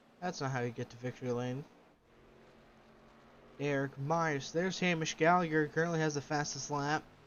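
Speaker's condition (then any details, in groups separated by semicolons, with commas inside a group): No condition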